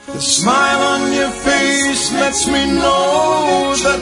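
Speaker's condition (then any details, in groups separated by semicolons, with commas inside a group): No condition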